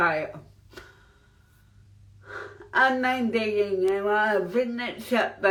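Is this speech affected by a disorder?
Yes: cerebral palsy; noticeably affected speech.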